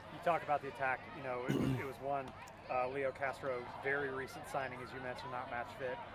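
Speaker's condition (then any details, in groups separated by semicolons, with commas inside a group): No condition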